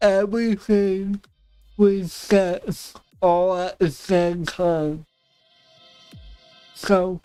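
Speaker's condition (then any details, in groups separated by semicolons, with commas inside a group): Cerebral palsy; affects voice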